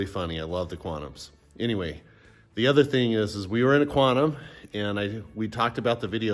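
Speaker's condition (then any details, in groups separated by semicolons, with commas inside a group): No condition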